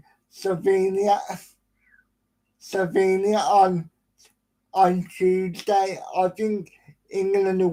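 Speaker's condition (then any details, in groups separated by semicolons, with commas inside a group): Cerebral palsy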